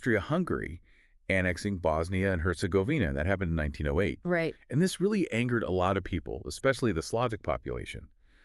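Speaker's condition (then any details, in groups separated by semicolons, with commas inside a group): No condition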